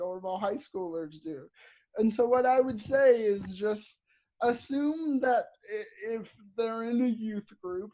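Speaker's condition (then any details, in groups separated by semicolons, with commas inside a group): Cerebral palsy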